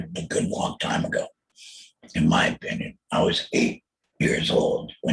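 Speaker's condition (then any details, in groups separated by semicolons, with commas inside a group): Total laryngectomy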